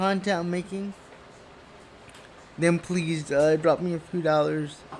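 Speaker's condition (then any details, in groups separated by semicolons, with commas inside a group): Cerebral palsy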